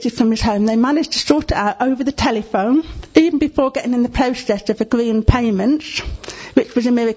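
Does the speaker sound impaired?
Yes: deafness; relies on lip reading.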